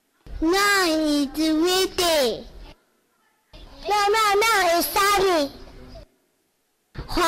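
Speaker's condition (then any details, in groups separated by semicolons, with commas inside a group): No condition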